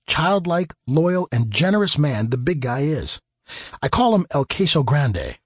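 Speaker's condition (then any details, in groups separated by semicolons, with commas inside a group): No condition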